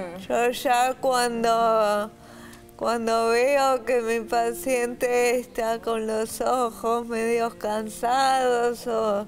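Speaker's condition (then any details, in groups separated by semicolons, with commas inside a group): Cerebral palsy; respiratory arrest at birth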